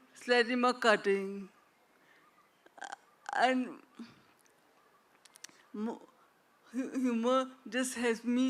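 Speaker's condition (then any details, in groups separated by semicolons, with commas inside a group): Traumatic brain injury; accident; speech fully slurred early, much improved now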